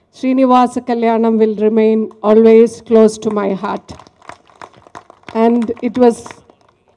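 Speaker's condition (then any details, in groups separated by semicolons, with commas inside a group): No condition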